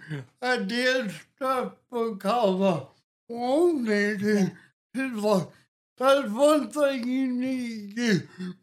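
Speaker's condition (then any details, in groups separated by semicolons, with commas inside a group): Cerebral palsy; speech impediment, unaware until age twelve, did not recognise own recorded voice, listeners judge on hearing voice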